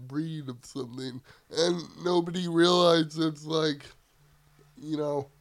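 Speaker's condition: Cerebral palsy; wheelchair user

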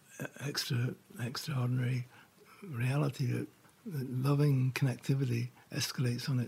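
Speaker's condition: Parkinson's; diagnosed about 4 years ago

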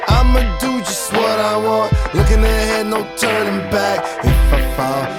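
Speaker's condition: No condition

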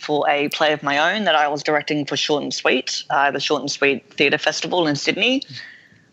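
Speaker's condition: No condition

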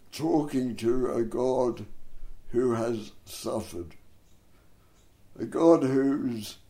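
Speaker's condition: Dystonia and cerebral palsy; bronchial asthma

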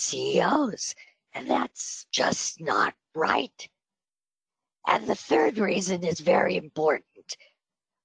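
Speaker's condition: Spasmodic dysphonia; on Botox treatment

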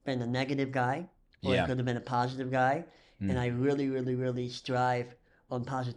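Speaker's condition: Cleft lip and palate; dental problems

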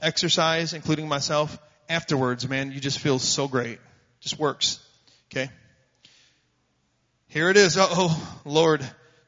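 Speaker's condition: No condition

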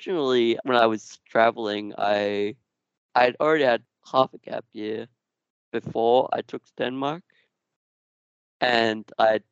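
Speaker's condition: Duchenne muscular dystrophy; progressive

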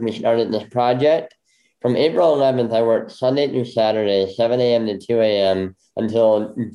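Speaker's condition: Bilateral cleft lip; congenital bilateral

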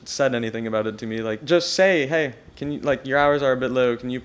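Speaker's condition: No condition

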